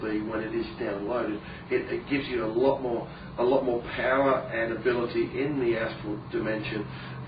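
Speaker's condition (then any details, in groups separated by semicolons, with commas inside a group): No condition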